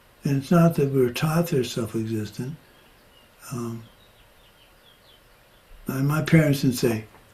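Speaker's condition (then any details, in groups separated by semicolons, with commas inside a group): Parkinson's; progressing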